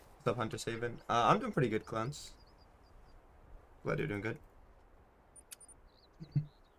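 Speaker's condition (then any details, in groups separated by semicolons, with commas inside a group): No condition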